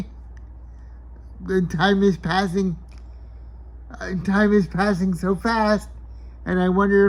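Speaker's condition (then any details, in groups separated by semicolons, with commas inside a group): Cerebral palsy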